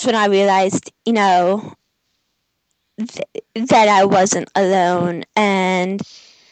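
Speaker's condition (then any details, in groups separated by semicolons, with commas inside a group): Stuttering; onset age 3 to 4, during therapy for other speech impediments, therapist suspected that therapy caused it; speech therapy through grade school, middle school, part of freshman year of high school; blocked on nearly every word when job began, now pretty fluent on phone, sometimes cannot get words out; repeated sounds, prolonged sounds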